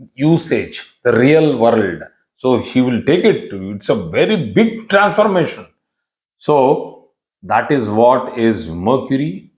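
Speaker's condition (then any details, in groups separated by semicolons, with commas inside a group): No condition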